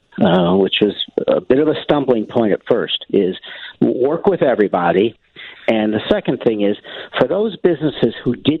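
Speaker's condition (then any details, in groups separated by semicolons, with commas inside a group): No condition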